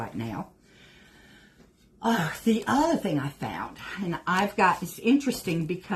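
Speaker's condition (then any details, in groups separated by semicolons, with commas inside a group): No condition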